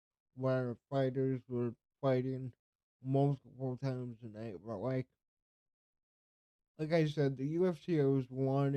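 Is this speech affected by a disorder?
Yes: cerebral palsy.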